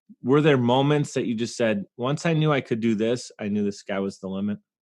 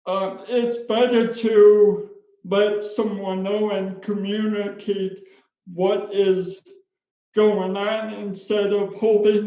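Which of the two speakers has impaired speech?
The second: spastic cerebral palsy; diagnosed at age 3, now public speaker; speech impairment.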